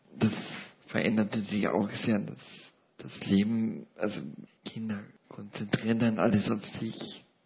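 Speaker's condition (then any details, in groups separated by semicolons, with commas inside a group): Paralysis with ventilator dependence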